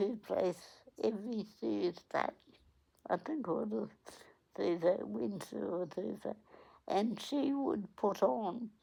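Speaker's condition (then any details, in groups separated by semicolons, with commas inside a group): Cerebral palsy; onset at 8 days old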